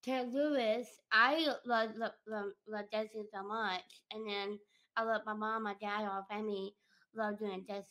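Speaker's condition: Down syndrome; extra 21st chromosome, prenatal diagnosis suspected, cultured blood cell test, California lab; beautiful singing voice

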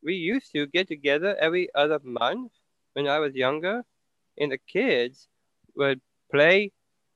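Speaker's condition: Down syndrome; present from birth

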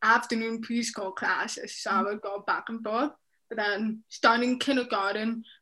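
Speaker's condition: Deafness, profound, severe; FM system

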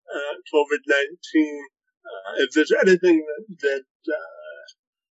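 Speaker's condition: Cerebral palsy, spastic quadriplegia; movement and dexterity

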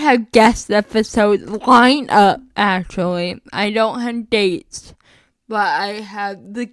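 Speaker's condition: Cerebral palsy; recent health issues

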